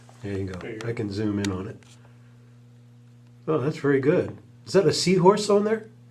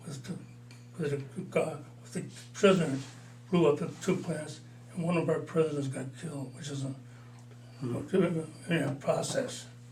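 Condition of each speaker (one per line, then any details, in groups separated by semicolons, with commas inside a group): No condition
Parkinson's disease; mild, about four years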